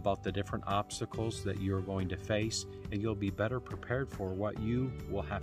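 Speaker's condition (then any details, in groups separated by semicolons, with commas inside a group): No condition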